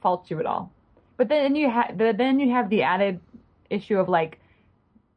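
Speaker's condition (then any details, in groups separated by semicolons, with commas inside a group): No condition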